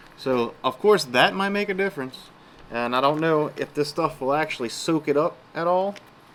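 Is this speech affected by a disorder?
No.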